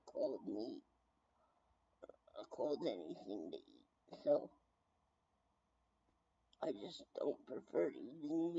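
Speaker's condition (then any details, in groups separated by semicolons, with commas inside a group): Brain injury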